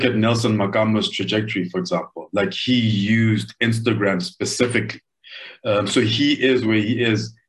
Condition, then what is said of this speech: None; typical speech.